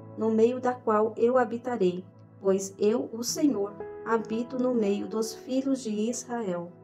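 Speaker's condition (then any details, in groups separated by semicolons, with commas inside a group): No condition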